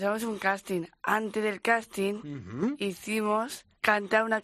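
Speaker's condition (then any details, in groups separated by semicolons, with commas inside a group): Down syndrome; congenital, extra chromosome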